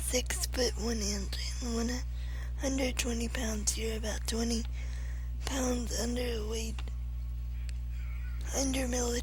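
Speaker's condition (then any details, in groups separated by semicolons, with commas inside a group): Cerebral palsy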